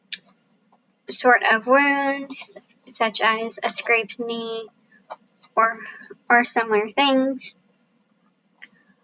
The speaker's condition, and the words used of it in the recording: Stuttering. I do have speech problems, not as harsh as they were when I was younger.